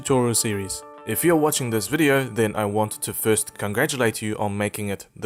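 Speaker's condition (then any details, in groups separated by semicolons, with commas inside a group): No condition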